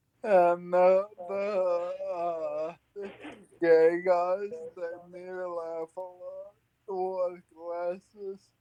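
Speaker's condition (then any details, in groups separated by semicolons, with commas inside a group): Friedreich's ataxia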